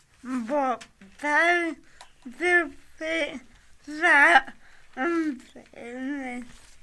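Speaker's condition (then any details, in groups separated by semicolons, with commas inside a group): Cerebral palsy; from birth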